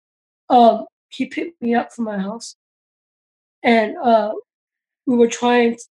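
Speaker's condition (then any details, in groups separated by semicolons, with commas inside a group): Down syndrome; congenital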